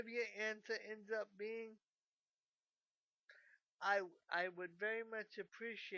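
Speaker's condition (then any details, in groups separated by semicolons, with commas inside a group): Cerebral palsy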